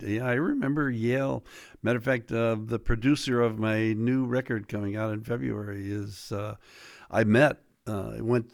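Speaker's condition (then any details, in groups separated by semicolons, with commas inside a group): No condition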